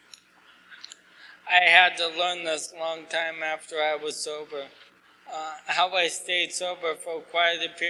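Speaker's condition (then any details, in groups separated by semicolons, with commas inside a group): ALS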